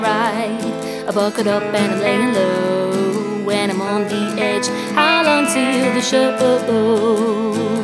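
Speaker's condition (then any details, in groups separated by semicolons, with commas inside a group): No condition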